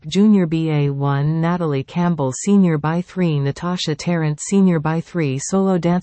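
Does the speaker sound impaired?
No.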